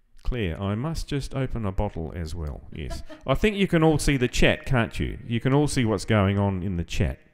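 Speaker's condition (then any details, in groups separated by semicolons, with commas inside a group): No condition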